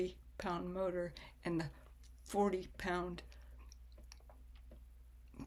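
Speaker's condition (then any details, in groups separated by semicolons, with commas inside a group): Spastic cerebral palsy; spastic form, hip problems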